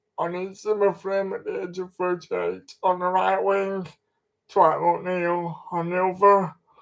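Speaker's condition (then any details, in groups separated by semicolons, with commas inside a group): Cerebral palsy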